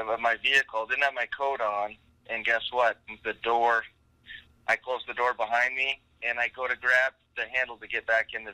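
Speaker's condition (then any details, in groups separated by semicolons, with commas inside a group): No condition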